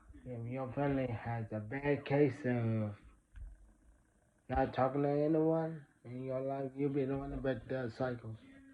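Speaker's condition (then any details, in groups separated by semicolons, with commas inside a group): Traumatic brain injury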